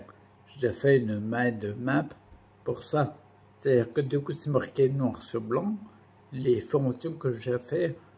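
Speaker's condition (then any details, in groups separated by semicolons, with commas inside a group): Primary progressive multiple sclerosis; poor elocution, worse over last fifteen days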